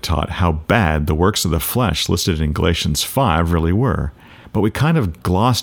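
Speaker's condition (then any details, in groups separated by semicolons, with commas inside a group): No condition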